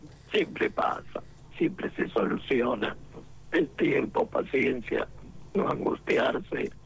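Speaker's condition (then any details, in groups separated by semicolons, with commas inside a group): Laryngectomy, esophageal speech; totally mute after surgery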